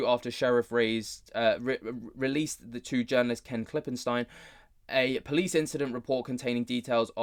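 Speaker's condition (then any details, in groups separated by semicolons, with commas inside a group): No condition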